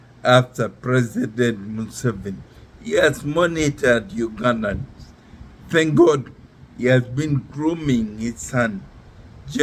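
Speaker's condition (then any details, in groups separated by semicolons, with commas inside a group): Neurological disease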